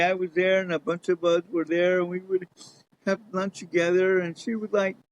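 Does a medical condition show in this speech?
Yes: cerebral palsy.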